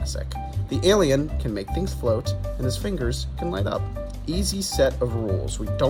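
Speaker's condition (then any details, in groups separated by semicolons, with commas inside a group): No condition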